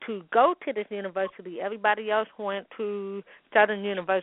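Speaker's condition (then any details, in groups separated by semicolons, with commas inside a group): Hearing loss with speech impediment, congenital; hearing aids since 15 months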